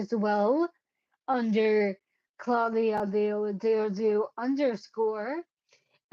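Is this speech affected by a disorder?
Yes: cerebellar ataxia.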